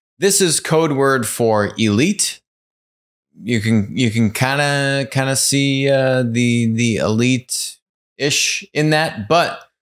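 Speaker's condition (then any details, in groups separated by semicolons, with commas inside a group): No condition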